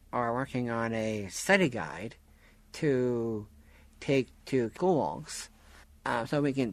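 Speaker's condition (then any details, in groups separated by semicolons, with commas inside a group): Down syndrome; disability since childhood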